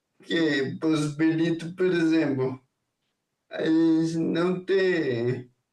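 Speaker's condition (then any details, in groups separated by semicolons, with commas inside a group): Ataxia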